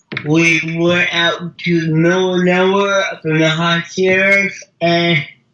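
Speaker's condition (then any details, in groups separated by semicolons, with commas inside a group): Cerebral palsy; mild speech impediment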